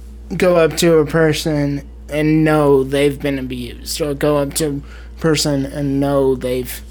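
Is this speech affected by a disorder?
Yes: cerebral palsy, spastic.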